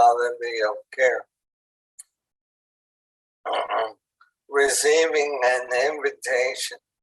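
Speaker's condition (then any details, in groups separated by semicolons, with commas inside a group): ALS; onset in hands and arms, tracheostomy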